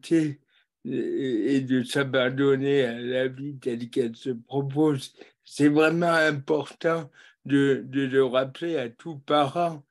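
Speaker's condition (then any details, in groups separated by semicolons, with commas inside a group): Cerebral palsy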